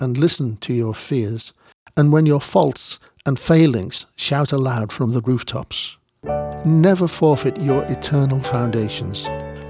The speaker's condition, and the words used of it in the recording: None; typical speech.